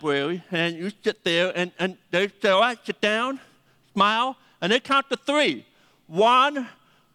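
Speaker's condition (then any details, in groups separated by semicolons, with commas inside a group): Deafness; needs names repeated several times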